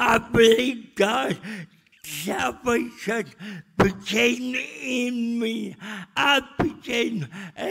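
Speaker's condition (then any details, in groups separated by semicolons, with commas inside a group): Cerebral palsy; speech still affected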